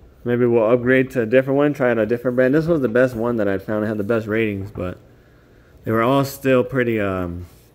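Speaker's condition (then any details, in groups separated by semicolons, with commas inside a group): No condition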